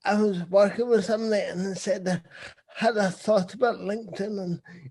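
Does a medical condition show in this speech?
Yes: cerebral palsy; visible.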